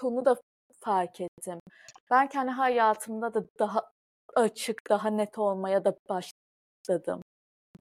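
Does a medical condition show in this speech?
Yes: stuttering; stuttering present since at least age 14; heavy stutter, not an ordinary stutter, still so at recording; stutters a lot; here repeated sounds, blocks.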